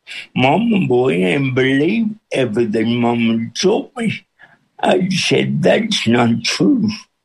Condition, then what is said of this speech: Cerebral palsy. God allowed me to be born with cerebral palsy, with a speech impediment, because people have to really listen to what I say.